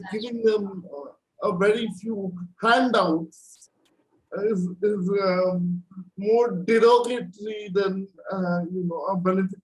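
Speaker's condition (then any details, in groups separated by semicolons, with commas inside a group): Cerebral palsy; from birth, four surgeries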